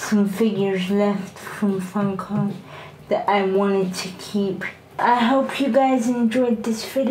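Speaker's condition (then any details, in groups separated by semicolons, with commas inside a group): Cerebral palsy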